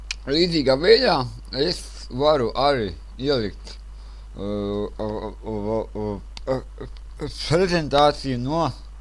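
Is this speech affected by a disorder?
Yes: cerebral palsy; speech not very clear.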